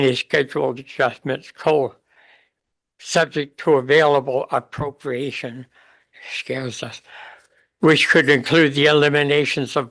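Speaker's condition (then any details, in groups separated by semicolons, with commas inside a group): Brain injury; anoxic injury, stroke, later traumatic brain injury; qualifies for in-home care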